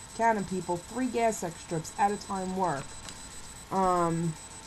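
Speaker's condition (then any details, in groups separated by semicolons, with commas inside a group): No condition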